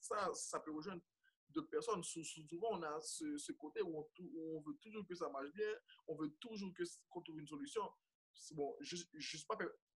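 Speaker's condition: Stuttering; father also stuttered, realized own stutter gradually over time, remarks about elocution from others; stuttering during interview; whole-word repetitions, comme, stuttered moments left uncut in videos; repeated sounds, repeated words

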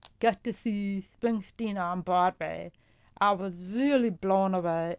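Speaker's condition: Profound deafness; feedback over hearing aids

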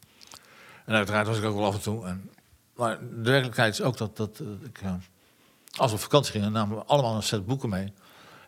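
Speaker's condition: Parkinson's disease; 50% dementia risk

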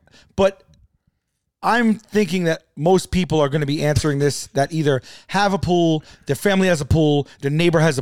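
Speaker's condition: No condition

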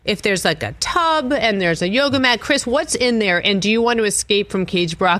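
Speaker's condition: No condition

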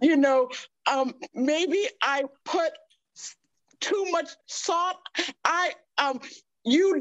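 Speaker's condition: Aphasia; difficulty thinking how to spell words, unable to text

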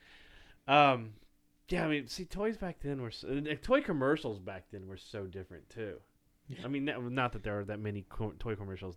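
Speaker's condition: No condition

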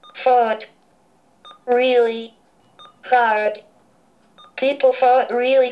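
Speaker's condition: Cerebral palsy, speech-generating device; brain control of speech and movement affected, wheelchair user, caregivers help feeding and dressing, arms flail; reflective dot on glasses controls tracker, head-typed, pauses edited out; speaks through device, very slow typing, head kept still, own real voice heard briefly

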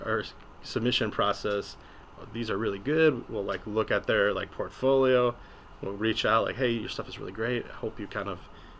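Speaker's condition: No condition

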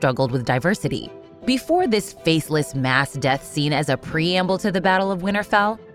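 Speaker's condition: No condition

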